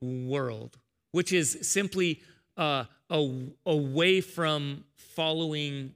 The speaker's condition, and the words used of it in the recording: Stuttering. I think I forgot to tell you, I stutter.